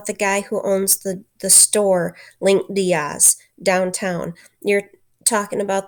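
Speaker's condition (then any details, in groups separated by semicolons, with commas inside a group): No condition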